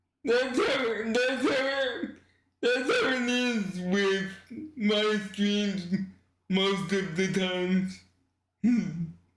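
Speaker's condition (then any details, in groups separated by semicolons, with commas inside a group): Cerebral palsy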